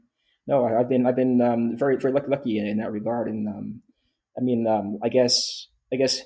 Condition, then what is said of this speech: Stuttering. And then at that point, it's more a case of when I stutter, I just reset, I stop and back up a pace and take the rate down a little bit, like I just did